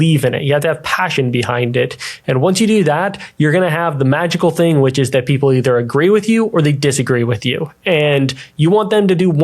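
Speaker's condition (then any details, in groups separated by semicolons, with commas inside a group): No condition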